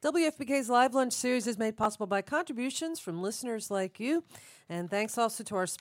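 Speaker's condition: No condition

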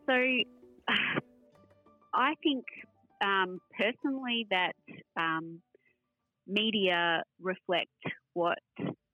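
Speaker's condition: No condition

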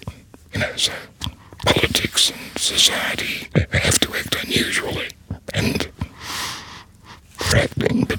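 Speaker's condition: Laryngectomy, voice prosthesis

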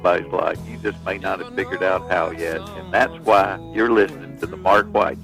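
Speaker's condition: No condition

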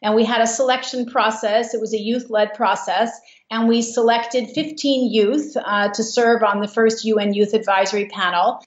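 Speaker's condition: No condition

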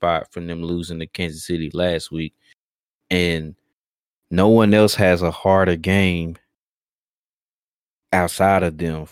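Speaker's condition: No condition

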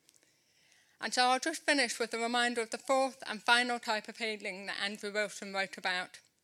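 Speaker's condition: Deafness since birth; congenital, hearing aids since age 2.5, cochlear implant surgery about 10 months ago, no infection, minimal scarring

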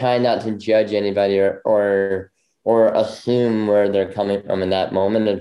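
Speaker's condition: Bilateral cleft lip; left ear tumor

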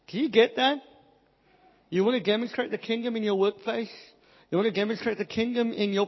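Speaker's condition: Cleft palate; congenital cleft palate, hole in palate, Pierre-Robin syndrome, affects all ENT, still struggles quite severely; speech most affected, hated own voice until about age 28, could not hear self preach

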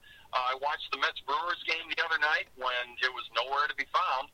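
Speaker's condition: No condition

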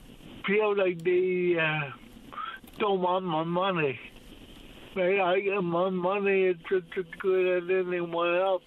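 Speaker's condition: Cerebral palsy; able to walk and run until a couple of years ago, mobility declined since

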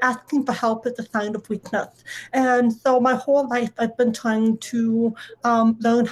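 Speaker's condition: Deafness; medical diagnosis

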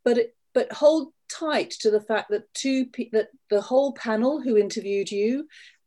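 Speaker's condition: No condition

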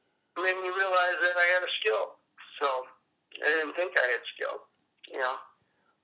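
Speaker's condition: Cerebral palsy; appearance likened to Parkinson's

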